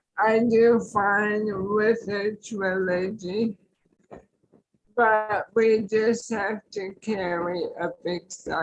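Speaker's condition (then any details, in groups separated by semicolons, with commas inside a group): ALS; tracheostomy; after tracheostomy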